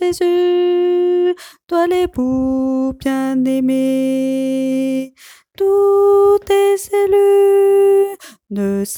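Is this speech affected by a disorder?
No.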